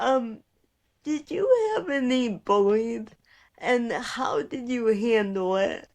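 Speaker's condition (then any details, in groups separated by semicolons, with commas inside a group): Cerebral palsy; spastic, ataxic features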